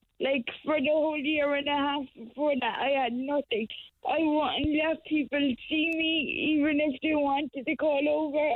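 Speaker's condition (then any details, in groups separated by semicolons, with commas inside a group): Cerebral palsy; severe breathing difficulty before surgery, sometimes hospitalized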